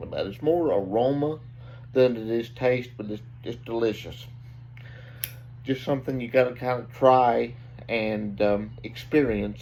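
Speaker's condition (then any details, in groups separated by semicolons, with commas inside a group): Cerebral palsy; from birth, wheelchair user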